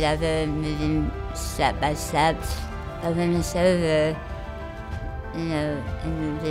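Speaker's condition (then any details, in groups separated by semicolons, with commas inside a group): Tongue cancer with reconstruction; tongue tumor removed, reconstructed with arm and leg flap; treatment completed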